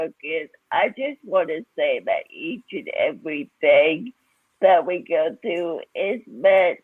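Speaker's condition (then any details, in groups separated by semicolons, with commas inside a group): Cerebral palsy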